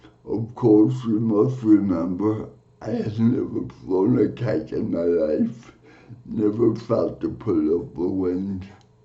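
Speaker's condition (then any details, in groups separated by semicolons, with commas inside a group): Cerebral palsy; from birth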